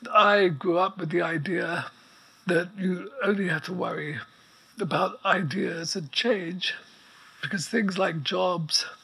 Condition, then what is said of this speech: ALS (motor neuron disease). Still got a voice and it's working perfectly well.